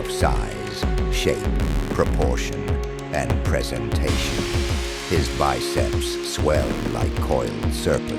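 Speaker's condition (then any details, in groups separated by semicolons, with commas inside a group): No condition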